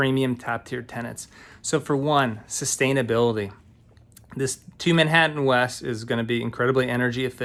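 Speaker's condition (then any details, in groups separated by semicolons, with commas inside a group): No condition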